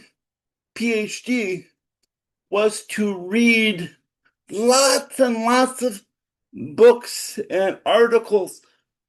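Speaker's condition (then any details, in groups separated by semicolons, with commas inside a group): Cerebral palsy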